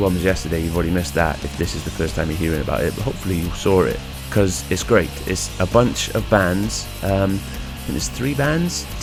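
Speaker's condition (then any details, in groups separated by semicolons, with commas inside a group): No condition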